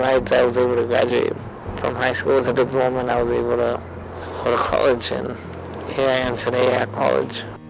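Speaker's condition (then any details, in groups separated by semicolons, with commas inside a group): Duchenne muscular dystrophy; skeletal muscle weakness; progresses to affect breathing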